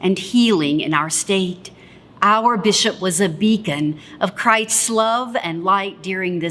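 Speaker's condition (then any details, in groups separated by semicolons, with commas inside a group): No condition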